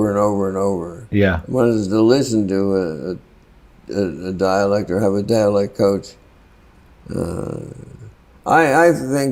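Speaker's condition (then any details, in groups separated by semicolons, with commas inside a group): Parkinson's; worsening, often debilitating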